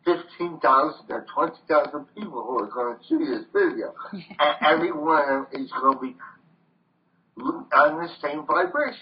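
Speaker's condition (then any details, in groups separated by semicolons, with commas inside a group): Voice box damage from tracheostomy; lost fine motor skills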